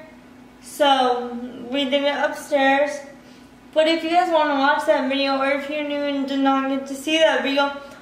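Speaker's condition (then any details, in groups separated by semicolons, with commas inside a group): Cerebral palsy, spastic quadriplegic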